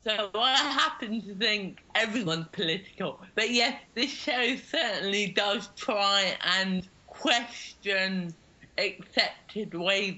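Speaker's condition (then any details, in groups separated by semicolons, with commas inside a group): Cerebral palsy; cerebral palsy since childhood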